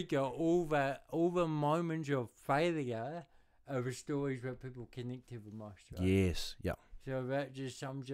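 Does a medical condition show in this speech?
Yes: cerebral palsy.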